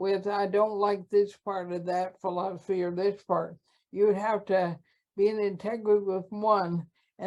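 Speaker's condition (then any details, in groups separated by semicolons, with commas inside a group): ALS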